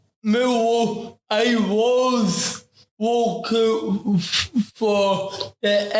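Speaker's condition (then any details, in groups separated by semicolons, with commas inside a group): Ataxic cerebral palsy; affects talking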